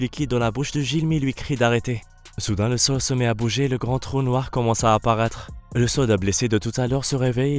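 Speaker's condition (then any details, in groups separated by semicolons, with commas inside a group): No condition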